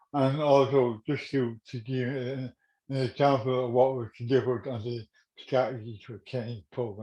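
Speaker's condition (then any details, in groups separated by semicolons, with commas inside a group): Cerebral palsy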